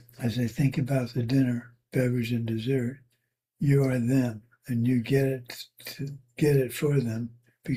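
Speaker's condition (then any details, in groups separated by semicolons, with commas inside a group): Parkinson's; tremor varies day to day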